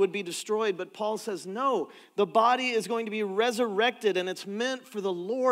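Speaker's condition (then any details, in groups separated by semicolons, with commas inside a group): No condition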